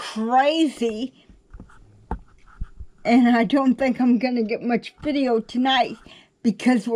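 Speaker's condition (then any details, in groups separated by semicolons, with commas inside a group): Cerebral palsy; affects standing and balance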